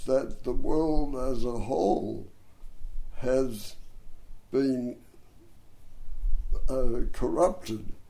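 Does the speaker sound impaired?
Yes: dystonia and cerebral palsy; cerebral palsy from birth in right arm, bronchial asthma, adult dystonia pulling neck backwards, hard-to-diagnose.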